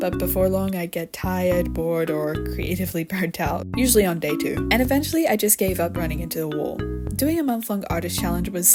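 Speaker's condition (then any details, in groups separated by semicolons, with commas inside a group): No condition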